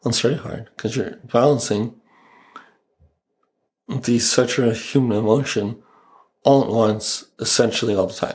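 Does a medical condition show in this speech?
Yes: ALS; father Bob Snow died of ALS, right hand and forearm affected, left hand partly weak, feeding tube, clinical trial drug; tongue affected but unchanged, predicted speech loss within a year not happened, voice changed, sounds older, voice challenges at work.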